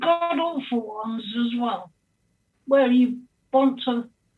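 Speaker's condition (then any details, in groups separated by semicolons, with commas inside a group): Cerebral palsy quadriplegia; permanent wheelchair user, much pain from surgery, spasm when moved suddenly, in her 70s, 24/7 care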